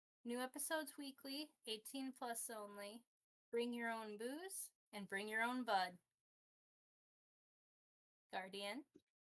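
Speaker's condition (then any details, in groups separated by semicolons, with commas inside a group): No condition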